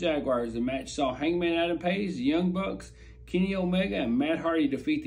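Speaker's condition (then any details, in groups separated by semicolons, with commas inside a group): No condition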